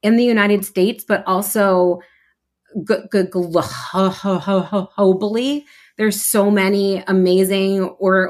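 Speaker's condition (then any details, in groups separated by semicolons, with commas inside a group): Stuttering; variable stuttering, formerly preoccupied with which words would be easier to say, helped by stuttering community; amount of stuttering, feeling stuck and physical tension fluctuate, stutters openly; repeated sounds, prolonged sounds, blocks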